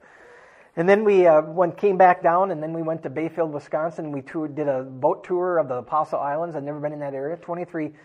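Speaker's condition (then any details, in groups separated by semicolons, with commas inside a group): No condition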